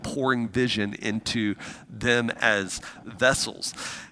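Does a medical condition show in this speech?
No.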